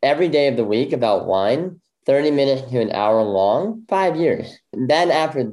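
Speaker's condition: Bilateral cleft lip; congenital bilateral

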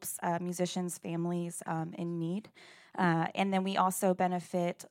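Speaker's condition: No condition

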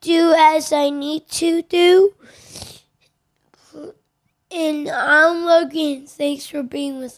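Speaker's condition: Williams syndrome; eight years old, former speech therapist Martha Davis, Bell Center, early physical and occupational therapy

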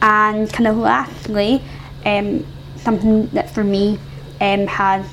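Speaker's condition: Isolated cleft palate; congenital isolated cleft palate, lip not involved, surgeries through childhood and adulthood, jaw surgery for underbite from impaired jaw growth; age 26, near end of cleft treatment; noticeable speech difference, bar staff often not understanding, partner first took it for accent, sometimes exaggerated at cleft events

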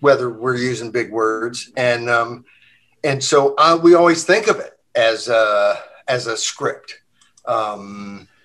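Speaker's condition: No condition

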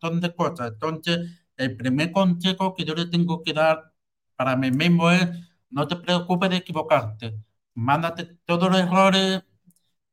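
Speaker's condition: Hearing loss with cochlear implant; cochlea dead

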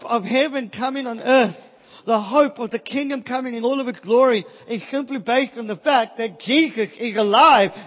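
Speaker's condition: Cleft palate, Pierre Robin syndrome; speech most affected, hated own voice until about age 28, could not hear self preach

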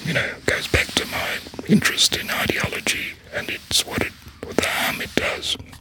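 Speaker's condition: Laryngectomy, voice prosthesis; very quiet, odd manner of speaking, fluent in paragraphs since start of speech therapy

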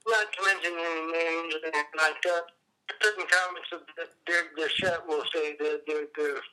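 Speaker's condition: Cerebral palsy; appearance likened to Parkinson's

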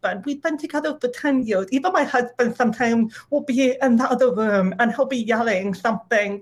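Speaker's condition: Deafness; medical diagnosis, no sign language, relies on lip reading and captions; able to talk, speech therapy for most of life

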